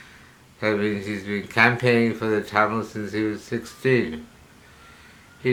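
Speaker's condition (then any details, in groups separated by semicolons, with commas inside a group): Parkinsonism; hypersalivation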